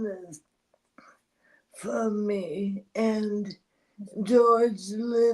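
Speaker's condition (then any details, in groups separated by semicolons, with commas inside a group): ALS; voice strains with talking, needs voice rest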